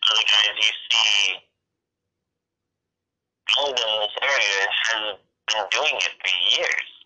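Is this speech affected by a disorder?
Yes: cerebral palsy; very rare form, rare brain disease, diagnosed around age five, hand eye coordination affected; speech affected.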